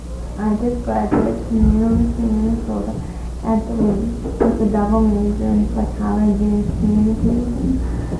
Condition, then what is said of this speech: Cerebral palsy. You don't leave enough pregnant pauses in your speech.